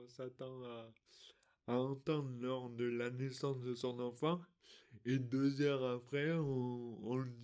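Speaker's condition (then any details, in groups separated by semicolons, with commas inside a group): Dystonia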